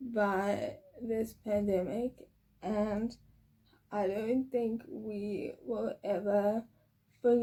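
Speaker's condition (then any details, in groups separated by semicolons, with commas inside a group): Cerebral palsy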